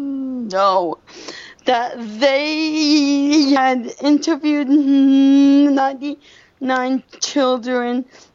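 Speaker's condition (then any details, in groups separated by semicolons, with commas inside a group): Stuttering; developmental stutter since starting to talk, childhood speech therapy with speech pathologist Lisa Avery; stuttering audible during interview, finds stuttering exhausting; stutters more with opposite sex, therapy taught slower blended speech, cannot sustain it in job interviews; prolonged sounds, blocks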